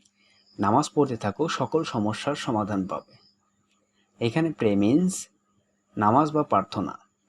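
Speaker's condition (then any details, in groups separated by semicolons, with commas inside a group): No condition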